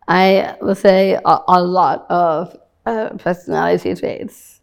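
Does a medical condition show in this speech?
Yes: Down syndrome; told of it by mother at about age twenty-one.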